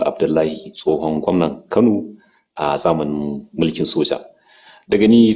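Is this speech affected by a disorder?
No.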